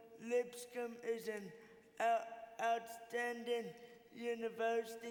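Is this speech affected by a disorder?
Yes: cerebral palsy; from birth, uses wheelchair.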